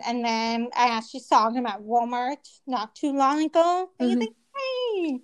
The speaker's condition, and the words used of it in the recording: Deafness. So I apologize in advance if I'm not speaking clearly or if I can't understand the question.